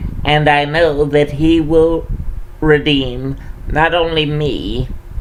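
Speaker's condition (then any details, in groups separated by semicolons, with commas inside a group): Cerebral palsy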